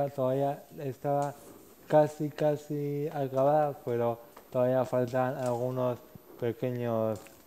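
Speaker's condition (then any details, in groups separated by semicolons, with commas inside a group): Cerebral palsy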